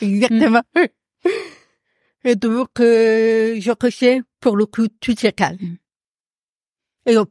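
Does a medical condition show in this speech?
Yes: profound deafness; noticeable to everyone.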